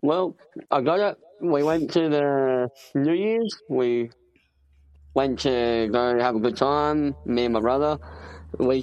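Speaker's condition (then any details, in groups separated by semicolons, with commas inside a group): Cleft palate; congenital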